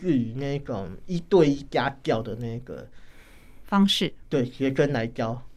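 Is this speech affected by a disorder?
Yes: hearing loss; moderate bilateral hearing loss, acquired in kindergarten when a bigger child bumped ear, normal before; in-the-ear hearing aids both ears, no cochlear implant, misses fast teacher speech, removes aids in noise.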